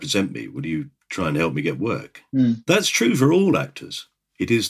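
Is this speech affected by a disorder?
No.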